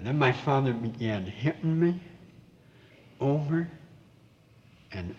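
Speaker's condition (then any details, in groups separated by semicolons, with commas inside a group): Severe cleft palate with lisp; congenital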